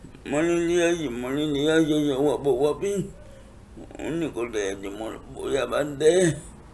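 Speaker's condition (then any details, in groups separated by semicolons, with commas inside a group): Cerebral palsy; present from birth; since birth; speech affected by condition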